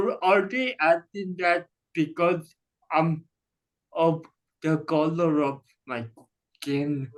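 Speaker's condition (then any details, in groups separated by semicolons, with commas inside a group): Cerebral palsy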